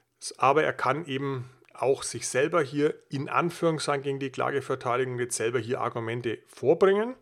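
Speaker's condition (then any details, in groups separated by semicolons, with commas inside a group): No condition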